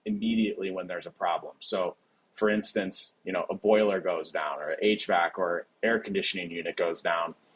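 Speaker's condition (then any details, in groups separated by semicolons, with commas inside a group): No condition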